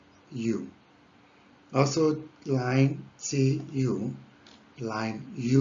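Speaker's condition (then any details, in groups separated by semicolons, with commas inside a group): No condition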